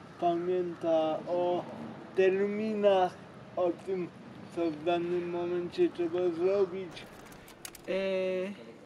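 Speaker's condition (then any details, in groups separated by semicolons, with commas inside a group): Cerebral palsy; from birth, needs extensive care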